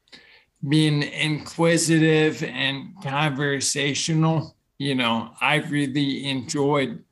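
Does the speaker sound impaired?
Yes: bulbar onset ALS; speech problems first, first diagnosed as tick-bite Lyme disease and infections, treated, then neurologist; diagnosed a few months ago, over a year after first symptoms, no cure or effective treatment; at first only after alcohol, later in everyday life, disease taking speaking away.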